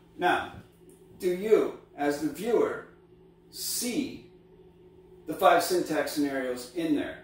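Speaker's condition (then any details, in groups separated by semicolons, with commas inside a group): No condition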